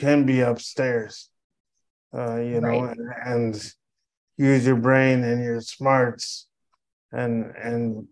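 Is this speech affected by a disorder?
Yes: cerebral palsy; meconium inhaled in labor.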